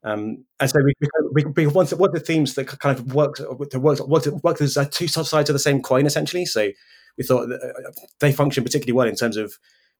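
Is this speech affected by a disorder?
Yes: stutter; speech impediment; disfluent moment noted during this recording; makes recording podcasts difficult, still runs own podcast; here repeated sounds, repeated words, prolonged sounds.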